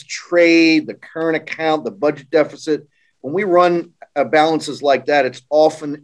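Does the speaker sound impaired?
No.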